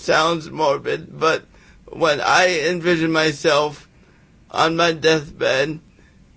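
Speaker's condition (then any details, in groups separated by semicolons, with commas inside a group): Cerebral palsy; congenital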